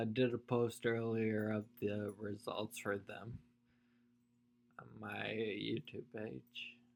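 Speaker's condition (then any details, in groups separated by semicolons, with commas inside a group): Spinocerebellar ataxia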